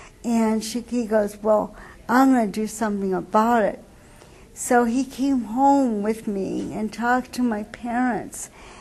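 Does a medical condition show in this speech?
Yes: cerebral palsy; wheelchair user.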